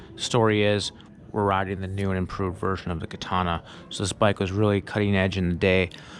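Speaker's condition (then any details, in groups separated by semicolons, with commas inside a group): No condition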